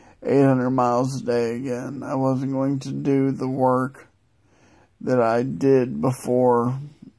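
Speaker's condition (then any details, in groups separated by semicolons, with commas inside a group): Multiple sclerosis; progressive form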